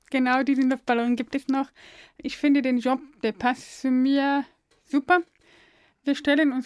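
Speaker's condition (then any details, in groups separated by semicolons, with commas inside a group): Deafness; deaf since birth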